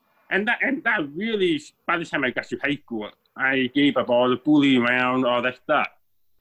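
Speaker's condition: Deafness, born deaf

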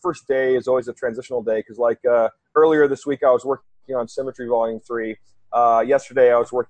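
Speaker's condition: No condition

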